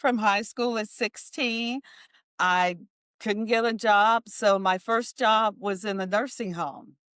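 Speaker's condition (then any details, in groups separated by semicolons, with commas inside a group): No condition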